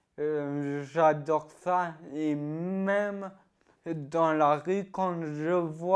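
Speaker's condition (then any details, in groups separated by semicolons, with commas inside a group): Ataxia-telangiectasia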